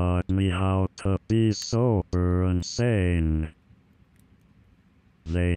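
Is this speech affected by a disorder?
Yes: amyotrophic lateral sclerosis; bulbar onset.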